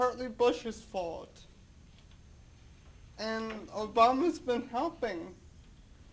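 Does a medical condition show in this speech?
Yes: cerebral palsy; walker, wheelchair for long distances; walks, sometimes becomes unable to walk.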